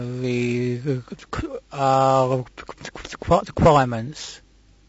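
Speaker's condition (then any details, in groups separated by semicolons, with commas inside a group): Stutter; origin unknown, no known family history, speech therapy many years ago; repeated sounds, prolonged sounds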